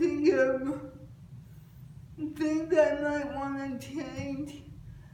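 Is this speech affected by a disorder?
Yes: cerebral palsy.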